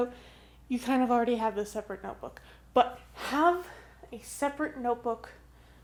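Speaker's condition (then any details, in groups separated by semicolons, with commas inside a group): No condition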